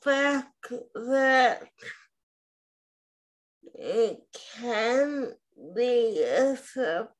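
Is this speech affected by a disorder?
Yes: spastic quadriplegic cerebral palsy; some tightness in all four limbs, wheelchair user; in 40s, accidental spasm, hit host during recording; CP accent, sultry disability accent, listeners may need to listen closely.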